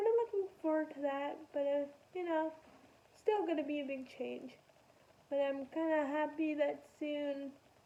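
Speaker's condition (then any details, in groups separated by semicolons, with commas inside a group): Spastic quadriplegic cerebral palsy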